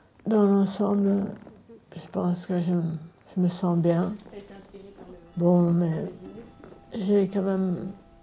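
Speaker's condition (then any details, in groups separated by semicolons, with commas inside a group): Parkinson's disease; deep brain stimulation implant; 10 years since DBS, reduced medication, daily physiotherapy; voice lost its power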